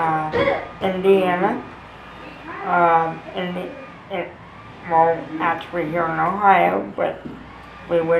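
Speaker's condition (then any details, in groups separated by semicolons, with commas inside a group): Cerebral palsy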